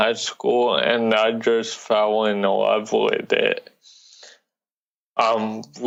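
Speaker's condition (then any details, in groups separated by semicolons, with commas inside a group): Cerebral palsy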